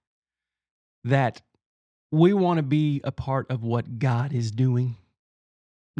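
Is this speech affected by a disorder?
No.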